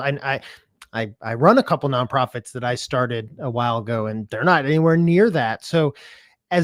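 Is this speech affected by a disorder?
No.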